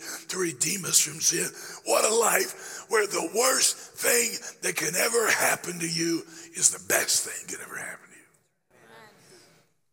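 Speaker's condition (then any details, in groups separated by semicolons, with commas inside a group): Laryngeal cancer after radiation, growth on voice box treated with radiation and chemotherapy; apologizes for listener discomfort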